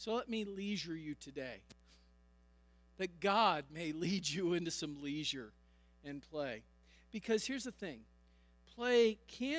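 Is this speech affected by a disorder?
No.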